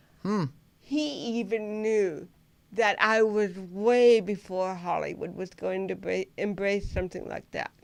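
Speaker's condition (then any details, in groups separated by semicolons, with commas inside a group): Cerebral palsy; lifelong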